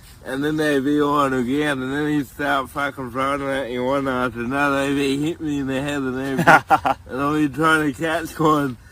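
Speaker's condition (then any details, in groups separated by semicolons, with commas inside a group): Cerebral palsy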